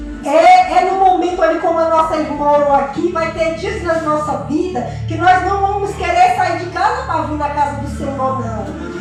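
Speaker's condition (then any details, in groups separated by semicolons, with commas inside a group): No condition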